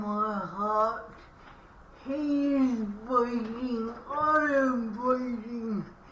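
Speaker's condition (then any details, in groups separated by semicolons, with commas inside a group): Cerebral palsy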